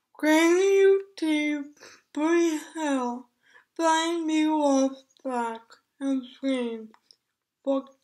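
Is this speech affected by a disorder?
Yes: cerebral palsy.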